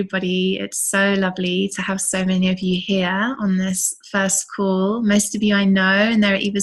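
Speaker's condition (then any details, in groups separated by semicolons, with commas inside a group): No condition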